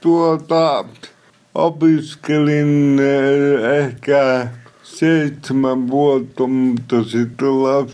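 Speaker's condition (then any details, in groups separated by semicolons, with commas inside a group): Cerebral palsy; somewhat unclear, self-described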